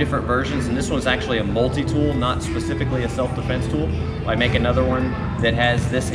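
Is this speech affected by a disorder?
No.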